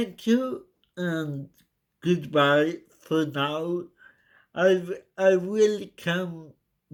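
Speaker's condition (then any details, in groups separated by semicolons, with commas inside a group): Cerebral palsy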